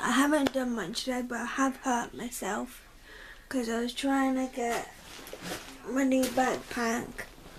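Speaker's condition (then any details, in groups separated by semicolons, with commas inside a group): Cerebral palsy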